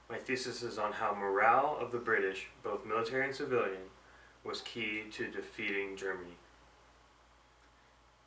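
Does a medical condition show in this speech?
No.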